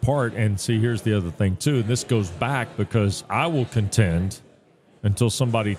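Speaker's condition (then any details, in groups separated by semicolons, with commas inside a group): No condition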